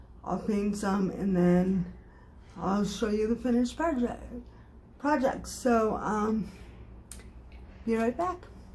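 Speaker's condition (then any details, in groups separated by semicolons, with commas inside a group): Cerebral palsy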